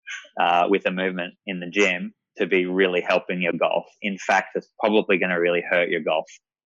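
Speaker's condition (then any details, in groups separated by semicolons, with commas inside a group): No condition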